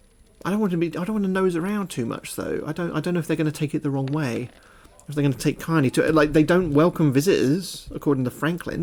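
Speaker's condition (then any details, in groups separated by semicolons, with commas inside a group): No condition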